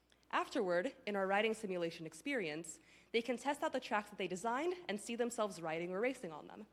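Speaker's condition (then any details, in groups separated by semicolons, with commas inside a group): No condition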